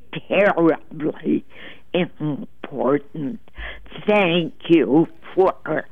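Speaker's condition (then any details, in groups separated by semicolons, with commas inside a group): Trouble speaking; self-reported trouble speaking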